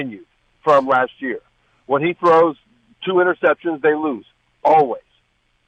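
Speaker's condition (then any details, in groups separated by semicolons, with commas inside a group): No condition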